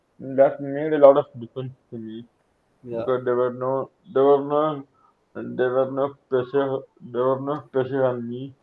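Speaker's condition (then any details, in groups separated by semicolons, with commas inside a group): Cerebral palsy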